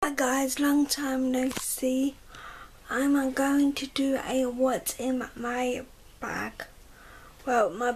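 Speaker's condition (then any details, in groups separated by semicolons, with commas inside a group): Cerebral palsy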